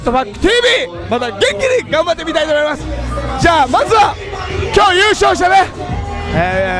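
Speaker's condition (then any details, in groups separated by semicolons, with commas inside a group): No condition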